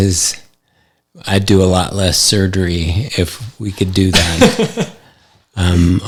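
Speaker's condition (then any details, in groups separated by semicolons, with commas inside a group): ALS; affects hand function; recently diagnosed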